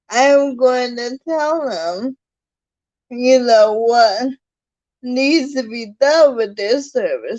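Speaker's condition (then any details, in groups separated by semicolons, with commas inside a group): Cerebral palsy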